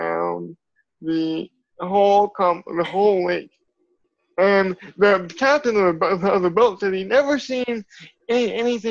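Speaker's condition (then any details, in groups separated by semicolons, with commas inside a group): Cerebral palsy; from birth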